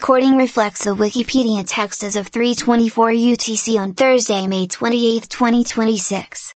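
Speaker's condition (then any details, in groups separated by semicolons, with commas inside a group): No condition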